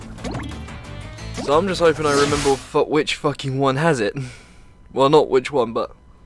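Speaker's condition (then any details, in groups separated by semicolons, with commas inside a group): No condition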